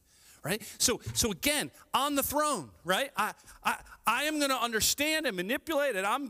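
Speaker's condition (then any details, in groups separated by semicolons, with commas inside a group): No condition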